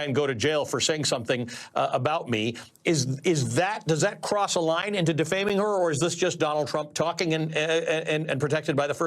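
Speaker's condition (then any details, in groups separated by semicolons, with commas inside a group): No condition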